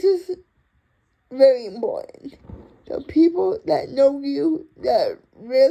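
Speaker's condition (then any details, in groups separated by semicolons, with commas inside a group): Cerebral palsy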